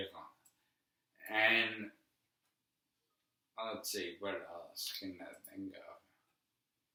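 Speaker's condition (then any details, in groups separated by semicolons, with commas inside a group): Brain injury; affects how he talks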